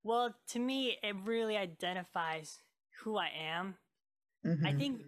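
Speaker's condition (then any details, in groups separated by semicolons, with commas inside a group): Cleft lip and palate; many childhood surgeries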